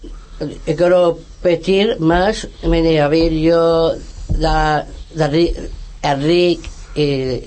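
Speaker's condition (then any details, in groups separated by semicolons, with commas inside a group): Down syndrome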